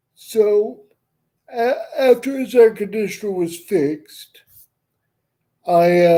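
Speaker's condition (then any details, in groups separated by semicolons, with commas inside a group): Cerebral palsy; wheelchair user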